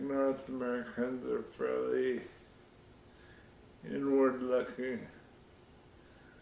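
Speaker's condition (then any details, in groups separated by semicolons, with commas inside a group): Multiple sclerosis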